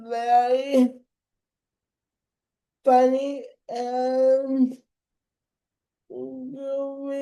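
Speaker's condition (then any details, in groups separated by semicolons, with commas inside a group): Cerebral palsy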